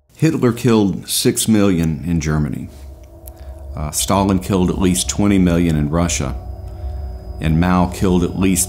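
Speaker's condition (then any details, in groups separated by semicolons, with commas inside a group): No condition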